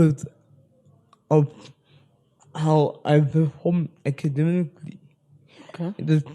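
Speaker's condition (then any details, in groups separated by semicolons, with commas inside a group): Spastic cerebral palsy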